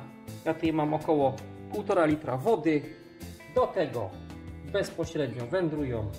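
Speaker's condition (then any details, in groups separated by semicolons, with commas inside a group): No condition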